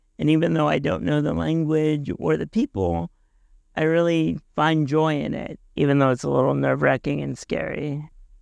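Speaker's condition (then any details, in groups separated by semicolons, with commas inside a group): Cerebral palsy; altered speaking timing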